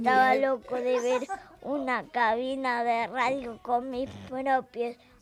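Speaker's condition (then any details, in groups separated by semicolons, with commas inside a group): Cerebral palsy; brain injury from premature twin birth, orthopedic aids for moving at home, private therapies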